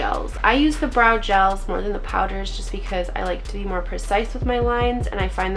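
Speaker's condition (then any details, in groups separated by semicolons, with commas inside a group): No condition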